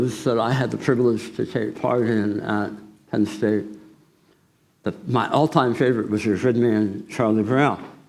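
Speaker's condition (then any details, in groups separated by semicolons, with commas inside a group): Tongue cancer surgery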